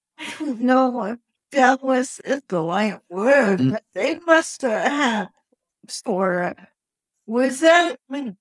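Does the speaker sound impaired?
Yes: cerebral palsy; born premature at about 3 pounds, brain freeze at 3 days old, wheelchair user, physical therapy; could not speak early, no babbling, went straight to 4-year-old vocabulary, speech therapy in public school.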